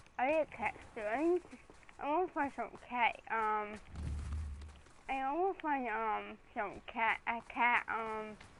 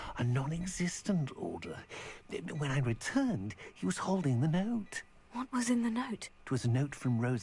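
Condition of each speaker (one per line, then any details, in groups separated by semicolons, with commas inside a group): Cerebral palsy
No condition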